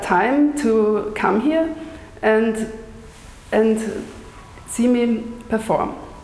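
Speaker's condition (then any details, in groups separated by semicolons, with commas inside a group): Stuttering; lifelong stutter, neurological, speech therapy, countless therapists and doctors, teen jaw, belly, leg cramps suppressing; audibly stuttering during lecture performance, amount varies day to day; stutters on own name, smooth circular repetitions, silent blocks, slower than fluent speakers; repeated words, prolonged sounds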